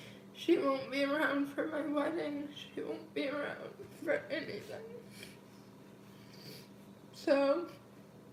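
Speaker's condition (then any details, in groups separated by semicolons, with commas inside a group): Cerebral palsy, mild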